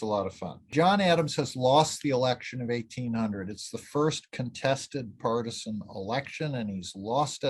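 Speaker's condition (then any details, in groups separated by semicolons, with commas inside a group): No condition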